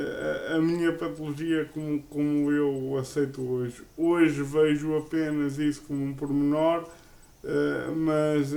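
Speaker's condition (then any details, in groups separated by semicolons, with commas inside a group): Cerebral palsy; uses a wheelchair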